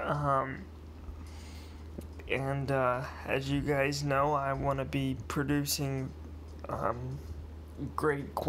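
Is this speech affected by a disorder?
Yes: cerebral palsy, mild.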